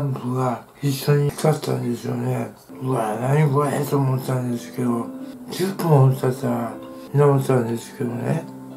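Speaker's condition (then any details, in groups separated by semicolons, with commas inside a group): Tongue cancer, partial glossectomy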